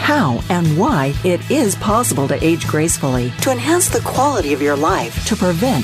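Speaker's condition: No condition

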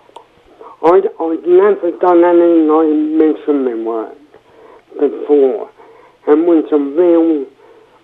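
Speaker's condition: Cerebral palsy, mild

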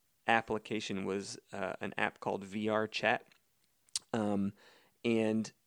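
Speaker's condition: No condition

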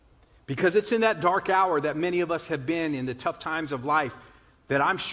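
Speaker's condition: No condition

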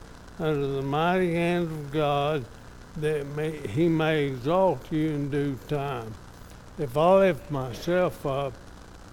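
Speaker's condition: ALS; somewhat affected, evident today

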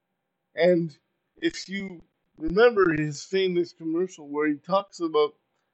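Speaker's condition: Cerebral palsy; very little fine motor skill

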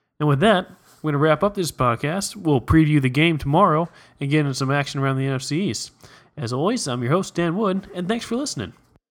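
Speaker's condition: No condition

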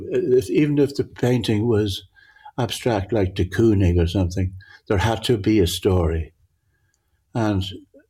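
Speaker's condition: Parkinson's; altered visual perception

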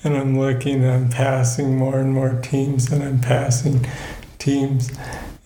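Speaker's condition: Parkinson's disease; balance problems

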